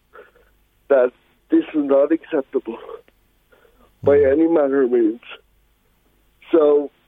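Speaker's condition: Cerebral palsy; often mistaken for drunkenness

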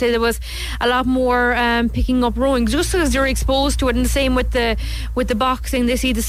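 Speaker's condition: No condition

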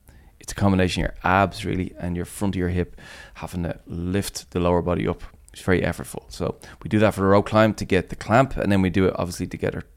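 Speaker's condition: No condition

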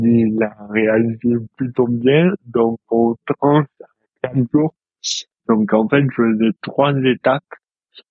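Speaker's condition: Dystonia; present since birth

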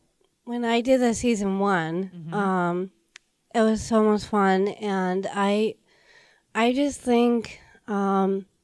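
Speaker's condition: Down syndrome; also hard time breathing

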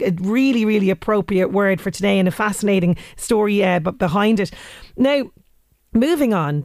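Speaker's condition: No condition

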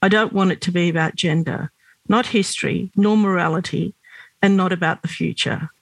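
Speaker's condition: No condition

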